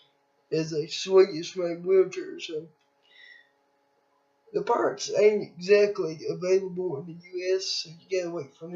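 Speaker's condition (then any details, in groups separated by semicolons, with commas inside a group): Cerebral palsy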